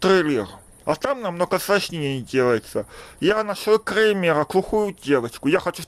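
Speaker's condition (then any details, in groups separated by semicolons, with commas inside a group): Deafness; congenital deafness, reads lips, attended school for deaf, no hearing aid worn in childhood; able to speak despite poor hearing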